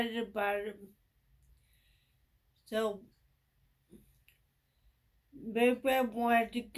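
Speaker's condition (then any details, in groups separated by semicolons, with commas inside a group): Traumatic brain injury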